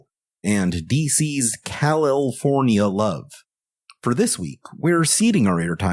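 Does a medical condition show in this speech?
No.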